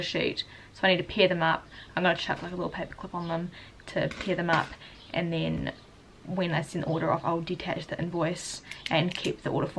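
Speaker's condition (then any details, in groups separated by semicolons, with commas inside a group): No condition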